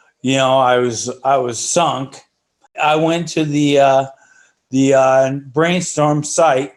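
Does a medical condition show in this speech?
Yes: ALS; spasticity as early symptom; about two years since diagnosis, stem cell trial, slight progression; breathing affected after injection.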